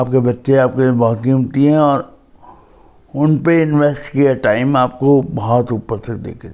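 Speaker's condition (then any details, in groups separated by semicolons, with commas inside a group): Cerebral palsy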